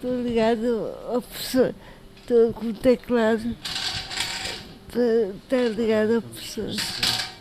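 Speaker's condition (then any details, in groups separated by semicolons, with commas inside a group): Cerebral palsy; asks others to take money from wallet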